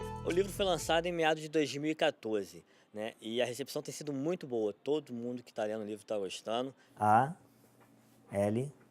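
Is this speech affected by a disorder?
No.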